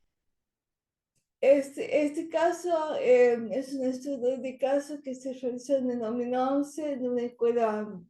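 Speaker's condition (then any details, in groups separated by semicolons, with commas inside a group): Cerebral palsy; speech not very good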